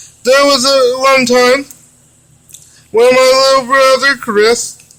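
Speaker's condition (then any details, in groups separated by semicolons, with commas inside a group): Cerebral palsy; limited use of the hands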